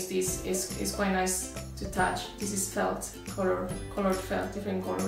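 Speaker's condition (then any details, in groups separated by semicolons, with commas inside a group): No condition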